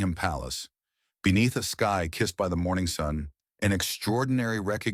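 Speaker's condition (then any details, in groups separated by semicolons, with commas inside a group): No condition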